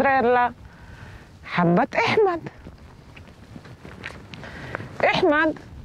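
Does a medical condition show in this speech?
No.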